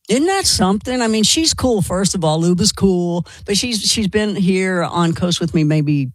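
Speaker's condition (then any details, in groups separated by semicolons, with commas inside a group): No condition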